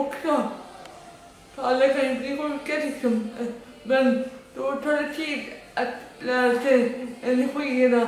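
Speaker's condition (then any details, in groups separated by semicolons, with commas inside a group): Dyskinetic cerebral palsy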